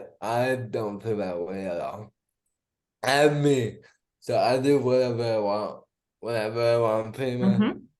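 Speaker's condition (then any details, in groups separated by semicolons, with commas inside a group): Cerebral palsy; diagnosed at about two months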